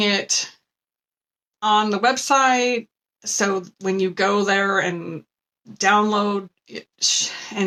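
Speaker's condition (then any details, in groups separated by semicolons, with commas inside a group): No condition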